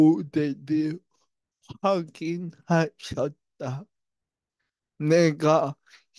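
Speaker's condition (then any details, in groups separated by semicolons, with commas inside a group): Brain lesion disability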